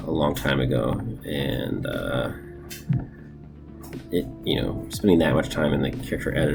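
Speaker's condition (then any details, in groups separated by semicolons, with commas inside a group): No condition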